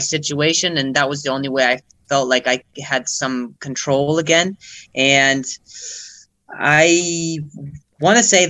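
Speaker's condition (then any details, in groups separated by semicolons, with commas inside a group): Stutter; severe early in comedy career, much improved since; heckled for it, now much better, works on word economy, slow voice; prolonged sounds, blocks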